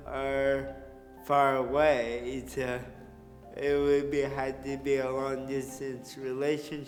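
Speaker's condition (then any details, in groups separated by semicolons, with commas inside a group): Cerebral palsy; diagnosed shortly after birth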